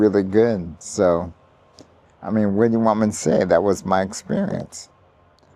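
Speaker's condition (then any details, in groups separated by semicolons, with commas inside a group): ALS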